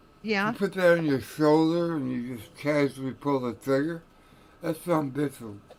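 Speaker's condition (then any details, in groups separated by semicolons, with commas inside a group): Tongue cancer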